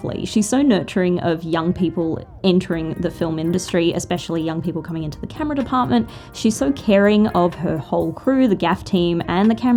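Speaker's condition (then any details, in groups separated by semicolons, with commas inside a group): No condition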